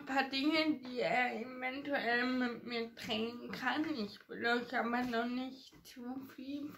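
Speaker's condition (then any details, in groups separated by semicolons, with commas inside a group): Ataxia; ataxia affecting hands and fingers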